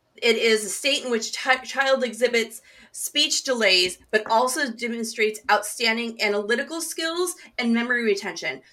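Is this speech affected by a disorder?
No.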